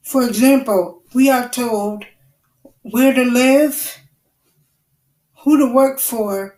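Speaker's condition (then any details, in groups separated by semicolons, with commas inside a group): Cerebral palsy; wheelchair user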